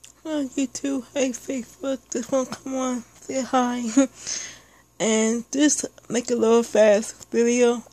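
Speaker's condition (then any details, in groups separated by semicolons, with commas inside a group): Speech impairment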